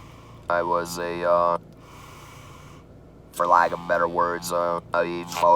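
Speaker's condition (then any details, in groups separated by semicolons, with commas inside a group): Laryngectomy after laryngeal cancer, voice prosthesis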